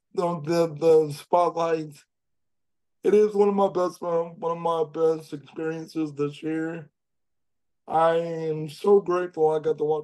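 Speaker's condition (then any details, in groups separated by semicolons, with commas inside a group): Cerebral palsy; speech somewhat affected by cerebral palsy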